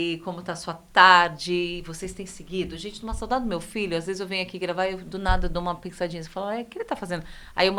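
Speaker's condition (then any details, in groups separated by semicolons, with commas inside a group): No condition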